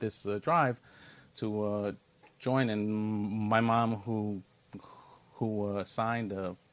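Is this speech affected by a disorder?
Yes: stutter; childhood onset stutter and speech impediment, mentored by stuttering police Officer Officer John; a 20-minute conversation took an hour; here repeated words, blocks.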